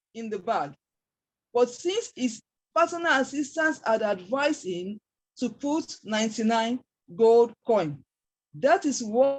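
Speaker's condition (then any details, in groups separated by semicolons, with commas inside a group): No condition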